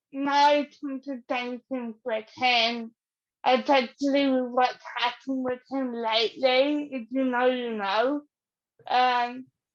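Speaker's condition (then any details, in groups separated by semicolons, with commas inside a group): Cerebral palsy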